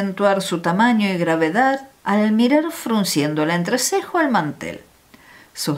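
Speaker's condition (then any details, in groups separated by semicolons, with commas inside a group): No condition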